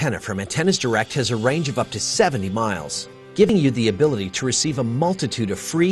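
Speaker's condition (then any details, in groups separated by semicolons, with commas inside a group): No condition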